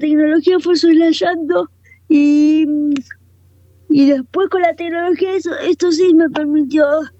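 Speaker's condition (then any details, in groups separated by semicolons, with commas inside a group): Cerebral palsy, quadriparesis; wheelchair user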